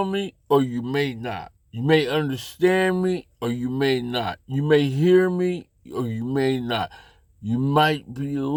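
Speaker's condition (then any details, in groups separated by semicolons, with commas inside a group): Slurred speech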